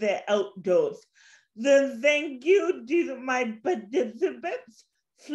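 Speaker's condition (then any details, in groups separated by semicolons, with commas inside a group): Cerebral palsy; since birth, walks with walker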